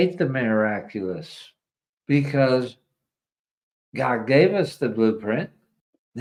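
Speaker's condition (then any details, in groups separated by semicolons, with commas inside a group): ALS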